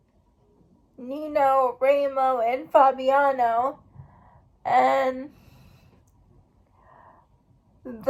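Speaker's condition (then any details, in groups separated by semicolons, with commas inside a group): Cerebral palsy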